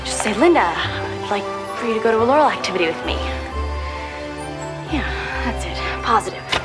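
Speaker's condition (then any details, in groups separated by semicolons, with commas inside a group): No condition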